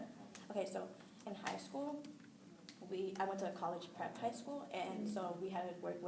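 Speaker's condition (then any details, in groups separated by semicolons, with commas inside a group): No condition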